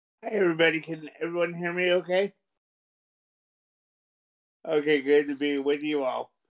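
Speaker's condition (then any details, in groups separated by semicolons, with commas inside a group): Cerebral palsy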